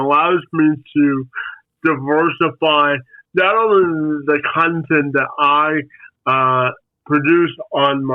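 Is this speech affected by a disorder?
Yes: spastic quadriplegic cerebral palsy.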